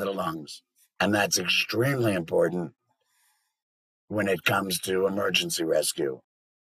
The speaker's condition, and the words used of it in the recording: Laryngectomy. And when I speak, I force air from my lungs, from my lungs and my trachea through the voice prosthesis The little silicone flap opens.